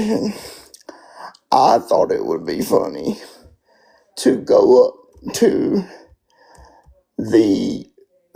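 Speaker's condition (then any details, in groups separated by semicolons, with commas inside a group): Spastic quadriplegic cerebral palsy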